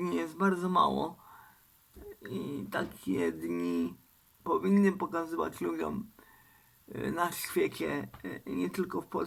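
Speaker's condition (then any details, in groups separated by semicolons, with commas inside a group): Cerebral palsy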